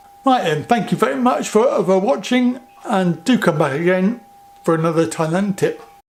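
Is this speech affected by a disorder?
Yes: cerebral palsy; back surgery.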